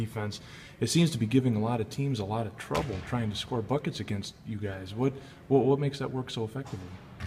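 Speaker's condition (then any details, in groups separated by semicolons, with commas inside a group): No condition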